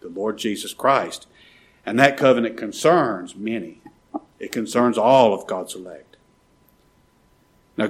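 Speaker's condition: No condition

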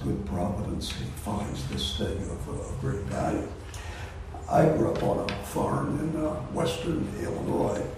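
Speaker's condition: Voice disorder; not contagious

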